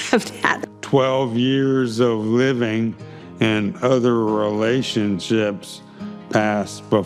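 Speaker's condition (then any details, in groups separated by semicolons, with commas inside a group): ALS; may lose speech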